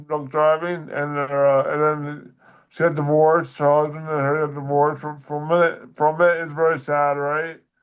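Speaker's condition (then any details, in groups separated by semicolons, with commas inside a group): Dysarthria; weaker speech muscles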